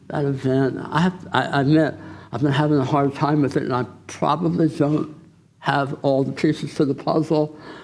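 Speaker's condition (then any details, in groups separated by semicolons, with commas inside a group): Tongue cancer surgery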